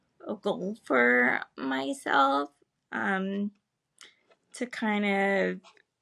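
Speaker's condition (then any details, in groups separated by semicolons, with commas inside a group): Cerebral palsy; spastic legs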